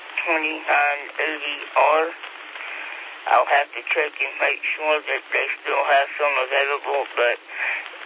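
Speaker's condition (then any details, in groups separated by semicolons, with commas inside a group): Speech impediment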